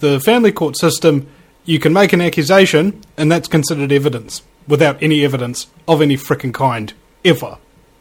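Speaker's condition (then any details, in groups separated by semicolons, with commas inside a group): No condition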